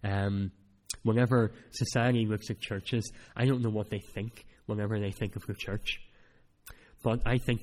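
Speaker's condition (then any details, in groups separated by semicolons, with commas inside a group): Cleft palate; speech not that clear at times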